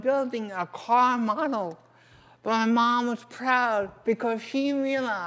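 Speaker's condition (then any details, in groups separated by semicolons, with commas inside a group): Cerebral palsy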